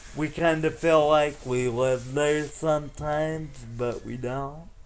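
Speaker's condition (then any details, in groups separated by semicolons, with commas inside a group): Cerebral palsy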